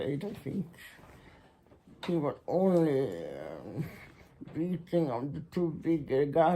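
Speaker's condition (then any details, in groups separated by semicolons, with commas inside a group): Muscular Parkinson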